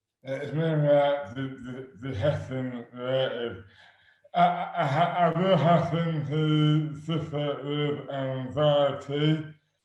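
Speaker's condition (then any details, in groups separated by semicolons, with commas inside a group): Dystonia; affects hands and speech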